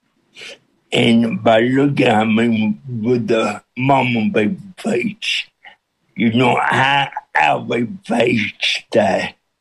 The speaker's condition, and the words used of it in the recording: Cerebral palsy. God allowed me to be born with cerebral palsy, with a speech impediment, because people have to really listen to what I say.